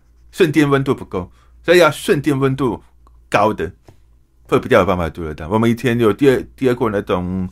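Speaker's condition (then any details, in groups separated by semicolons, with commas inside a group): Hearing impairment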